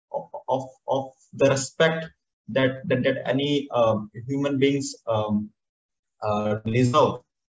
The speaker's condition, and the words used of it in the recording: Stuttering. I'm a person with stammering, and I face challenges while articulating sentences as well, like even more in English, because English is not my first language